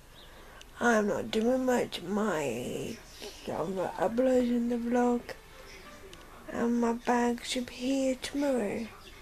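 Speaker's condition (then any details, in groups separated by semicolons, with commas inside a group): Cerebral palsy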